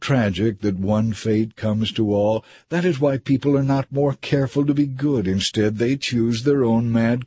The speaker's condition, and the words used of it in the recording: None; typical speech.